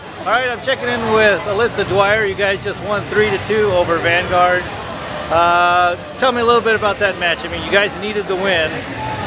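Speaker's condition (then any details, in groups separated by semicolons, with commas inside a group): No condition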